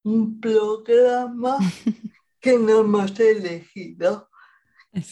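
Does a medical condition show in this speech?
Yes: cerebral palsy; present at least 40 years.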